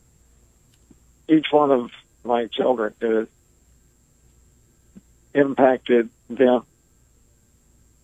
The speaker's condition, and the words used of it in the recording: ALS (motor neuron disease). He was diagnosed in September of 2000, and he's able to speak.